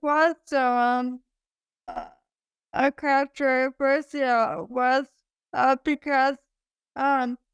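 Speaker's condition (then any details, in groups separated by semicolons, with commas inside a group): ALS; sporadic form, cause unknown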